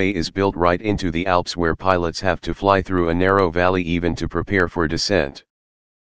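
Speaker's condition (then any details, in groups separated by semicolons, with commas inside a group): No condition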